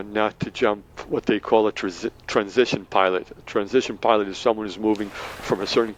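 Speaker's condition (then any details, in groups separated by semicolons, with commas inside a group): No condition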